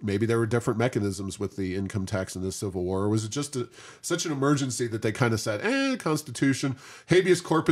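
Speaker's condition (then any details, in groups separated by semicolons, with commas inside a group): No condition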